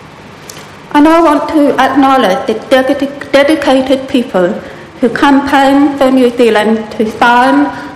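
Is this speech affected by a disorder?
Yes: profound deafness; profound deafness since early childhood, found at 2.5 years by kindergarten teachers, large hearing aids in body harness; without speech at 2.5 years, mother taught basic speech before school, Mary Hare School for deaf.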